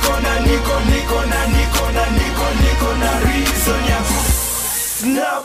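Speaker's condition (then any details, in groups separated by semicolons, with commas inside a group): No condition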